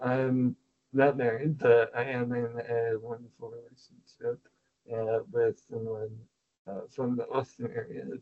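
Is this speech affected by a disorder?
Yes: spinal muscular atrophy; technically type 2, outlived type 1.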